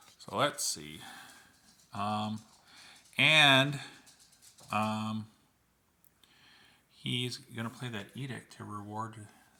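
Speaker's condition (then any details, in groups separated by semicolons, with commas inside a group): No condition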